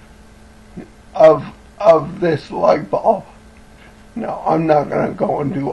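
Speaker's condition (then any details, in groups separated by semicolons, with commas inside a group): Cerebellar ataxia from brain tumour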